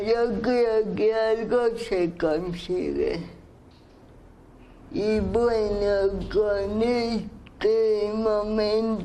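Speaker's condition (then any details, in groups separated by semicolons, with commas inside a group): Cerebral palsy; speaks with difficulty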